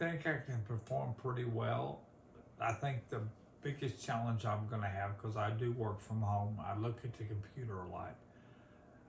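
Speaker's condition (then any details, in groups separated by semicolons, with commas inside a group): ALS, severe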